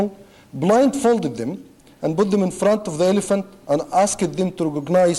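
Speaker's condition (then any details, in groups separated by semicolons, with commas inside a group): No condition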